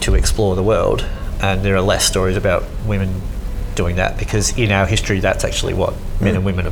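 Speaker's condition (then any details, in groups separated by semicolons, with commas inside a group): Cleft lip and palate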